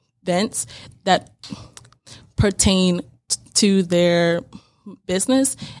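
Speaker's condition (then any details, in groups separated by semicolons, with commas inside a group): Stuttering; prolonged sounds, blocks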